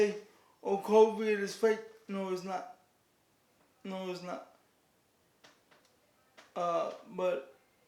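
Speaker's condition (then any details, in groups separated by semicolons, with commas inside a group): Cerebral palsy; declined offered surgery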